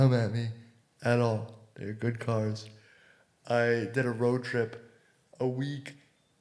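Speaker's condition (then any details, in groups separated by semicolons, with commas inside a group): Cerebral palsy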